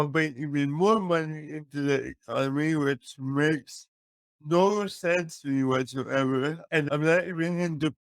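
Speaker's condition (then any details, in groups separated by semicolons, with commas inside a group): Cerebral palsy; speech affected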